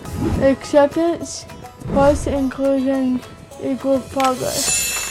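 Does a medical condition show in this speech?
Yes: cerebral palsy; no oxygen at birth, affects right hand and right heel; speech affected a little, swallowing difficulty predicted at birth.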